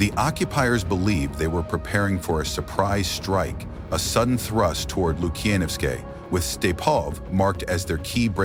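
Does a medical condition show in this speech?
No.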